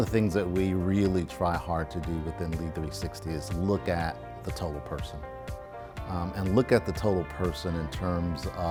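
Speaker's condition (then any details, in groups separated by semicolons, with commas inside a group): No condition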